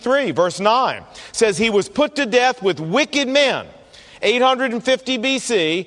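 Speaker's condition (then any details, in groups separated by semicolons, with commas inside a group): No condition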